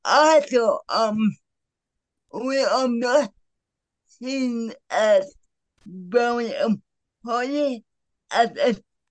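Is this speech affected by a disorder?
Yes: cerebral palsy; present from birth, uses power wheelchair; co-guest Andrea repeats her sentences aloud for listeners; affects speech, noticeably.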